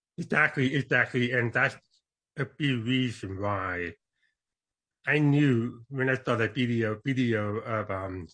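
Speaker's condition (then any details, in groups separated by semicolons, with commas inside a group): Born deaf; deaf accent, tries to speak as clearly as possible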